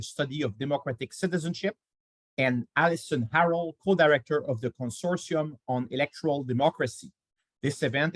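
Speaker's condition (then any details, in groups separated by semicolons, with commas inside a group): No condition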